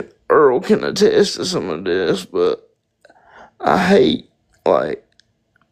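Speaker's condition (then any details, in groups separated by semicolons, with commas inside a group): Spastic quadriplegic cerebral palsy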